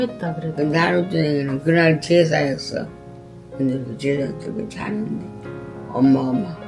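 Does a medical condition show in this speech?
Yes: Parkinson's disease; also dementia, over eighty.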